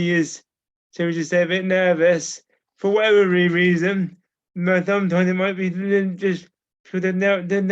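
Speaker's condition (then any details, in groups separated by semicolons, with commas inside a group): Cerebral palsy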